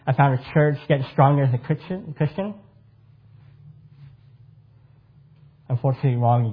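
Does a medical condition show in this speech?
Yes: cleft palate; congenital cleft palate, multiple surgeries with long hospital stays in childhood in 80s.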